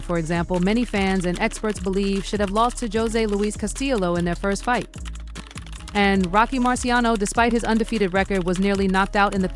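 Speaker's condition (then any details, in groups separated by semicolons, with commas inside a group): No condition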